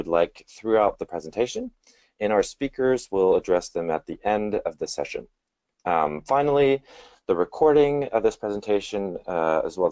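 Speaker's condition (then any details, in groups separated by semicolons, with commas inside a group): No condition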